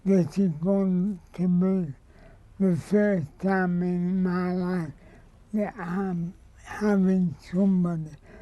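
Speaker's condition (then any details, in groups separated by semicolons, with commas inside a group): Cerebral palsy; spastic, diagnosed in childhood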